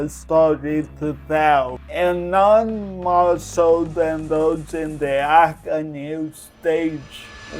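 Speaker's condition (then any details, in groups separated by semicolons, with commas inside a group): Cerebral palsy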